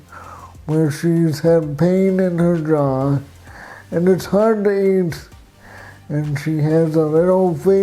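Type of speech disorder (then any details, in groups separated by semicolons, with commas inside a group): Dysarthria; cerebral palsy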